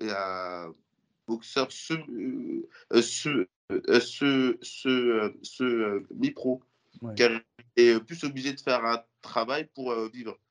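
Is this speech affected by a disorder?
Yes: stuttering; never a problem for him, volunteers to speak to media; occasional stutter audible during interview; occasional mild stutter; here repeated sounds, repeated words.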